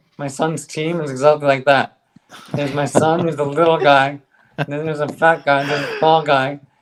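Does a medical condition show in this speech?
Yes: ALS; on drug, stronger bite, speaks better.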